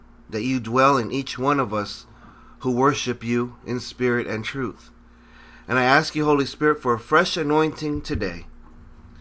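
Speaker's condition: No condition

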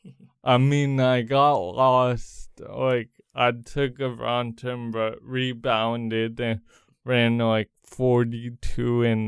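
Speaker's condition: Cerebral palsy; congenital

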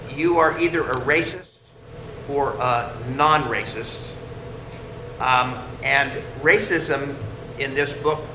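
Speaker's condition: No condition

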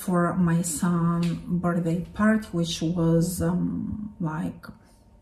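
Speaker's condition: No condition

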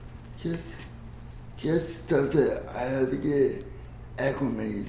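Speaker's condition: Cerebral palsy

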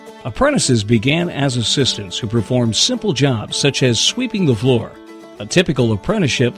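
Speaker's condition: No condition

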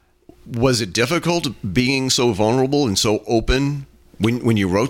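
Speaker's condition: No condition

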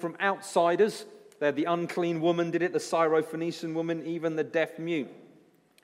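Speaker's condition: No condition

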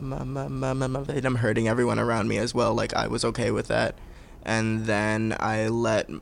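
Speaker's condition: Stutter; stuttering throughout interview, enough to lengthen recording, partly edited out, some kept in; repeated sounds

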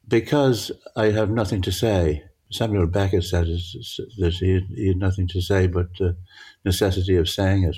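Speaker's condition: Parkinson's; difficulty judging near and far

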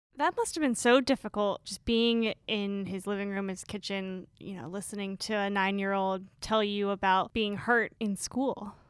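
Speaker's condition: No condition

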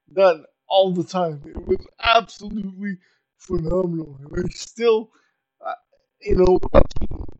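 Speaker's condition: Cerebral palsy; uses power wheelchair

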